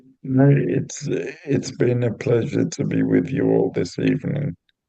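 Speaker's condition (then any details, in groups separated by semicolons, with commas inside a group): Cerebral palsy; intrathecal baclofen pump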